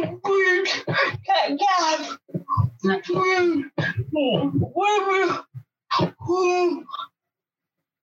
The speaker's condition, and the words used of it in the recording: Cerebral palsy. I think it was the speech impairment.